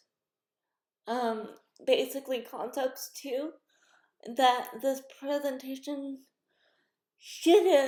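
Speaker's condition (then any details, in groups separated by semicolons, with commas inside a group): Cerebral palsy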